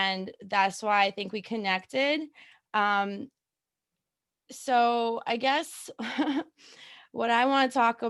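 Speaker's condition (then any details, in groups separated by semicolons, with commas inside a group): No condition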